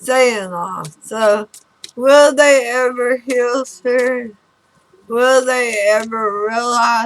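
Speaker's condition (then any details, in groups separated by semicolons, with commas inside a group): Throat cancer radiation damage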